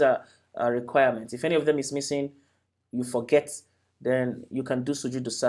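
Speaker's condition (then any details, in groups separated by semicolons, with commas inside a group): No condition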